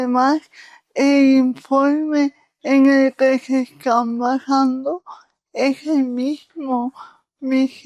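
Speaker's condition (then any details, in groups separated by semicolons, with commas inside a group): Cerebral palsy; unchanged since earlier assessment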